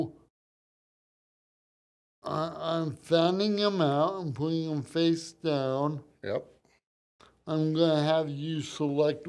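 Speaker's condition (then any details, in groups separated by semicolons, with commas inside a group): Cerebral palsy; from birth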